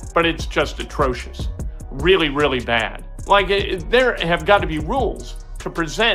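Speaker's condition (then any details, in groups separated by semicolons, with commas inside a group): No condition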